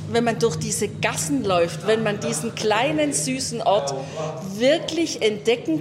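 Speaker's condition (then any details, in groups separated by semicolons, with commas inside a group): No condition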